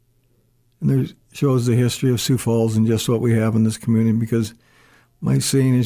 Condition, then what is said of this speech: Parkinson's disease. I have stutters and stammers in there, so pardon me for that, but what you see is what you get.